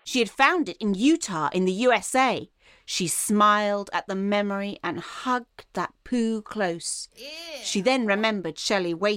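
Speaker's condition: No condition

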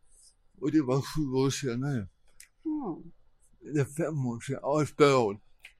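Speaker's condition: Cerebral palsy; worse in cold

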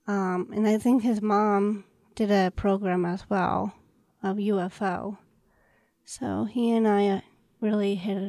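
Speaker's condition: Down syndrome; present since birth

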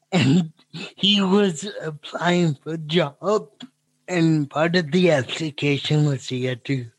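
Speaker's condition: Cerebral palsy; noticeable speech impediment

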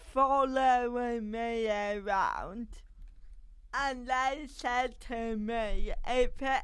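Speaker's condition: Cerebral palsy

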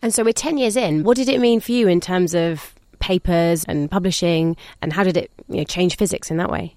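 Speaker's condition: No condition

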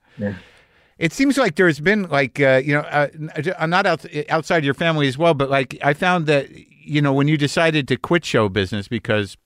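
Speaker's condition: No condition

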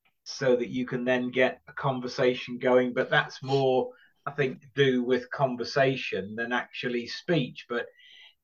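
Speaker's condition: No condition

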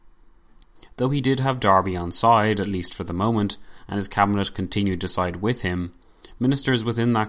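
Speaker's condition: No condition

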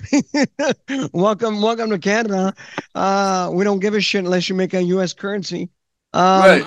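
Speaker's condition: No condition

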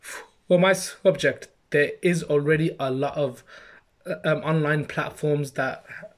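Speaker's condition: Stammer; stammer since childhood, mocked and imitated by other kids from primary school; struggles saying own name, stammers less with put-on Birmingham accent or exaggerated speech; repeated sounds, prolonged sounds

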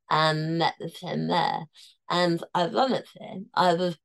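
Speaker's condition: Tongue cancer, near-total glossectomy; stage 4 tongue cancer

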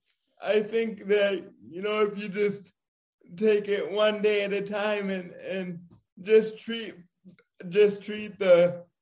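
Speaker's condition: Cerebral palsy; diagnosed as firstborn child

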